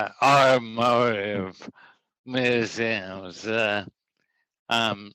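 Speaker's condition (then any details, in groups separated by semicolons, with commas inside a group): ALS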